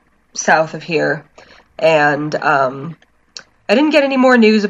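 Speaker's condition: No condition

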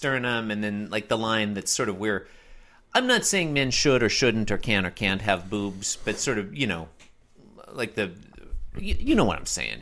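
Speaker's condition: No condition

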